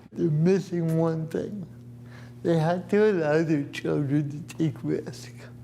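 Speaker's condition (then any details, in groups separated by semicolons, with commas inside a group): Cerebral palsy; asks for subtitles for clarity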